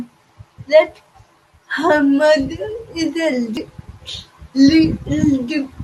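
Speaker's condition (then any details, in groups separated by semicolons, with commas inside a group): Cerebral palsy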